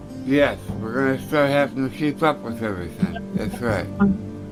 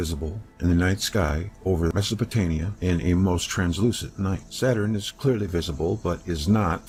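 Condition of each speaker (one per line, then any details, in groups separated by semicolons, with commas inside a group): Tongue cancer; tongue tumor, radiation and chemotherapy; tumor treated by radiation, mouth radiation burn healing, soft foods; tongue burns when food touches it
No condition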